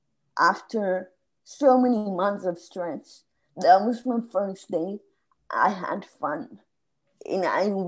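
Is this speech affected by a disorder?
Yes: spasmodic dysphonia; vocal cord issue, gradual onset over 2-3 weeks, work stress during Boston project, diagnosed 8 years later; voice regained 6 months ago after speech therapy, meditation and yoga; voice lost, could not speak at all for 2-3 years, hard to get words out, voice not natural.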